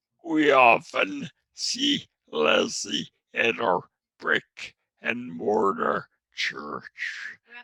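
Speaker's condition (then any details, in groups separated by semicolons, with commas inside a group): Traumatic brain injury; skull collapsed; could not speak after injury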